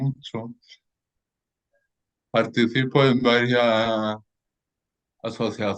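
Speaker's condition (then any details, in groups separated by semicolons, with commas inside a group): Cerebral palsy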